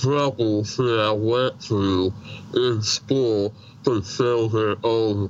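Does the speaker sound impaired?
Yes: Treacher Collins syndrome, severe.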